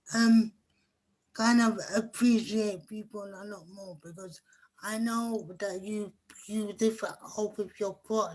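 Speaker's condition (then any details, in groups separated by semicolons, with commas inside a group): Cerebral palsy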